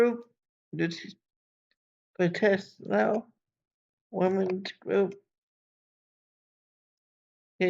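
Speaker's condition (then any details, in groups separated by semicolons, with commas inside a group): Cerebral palsy; from birth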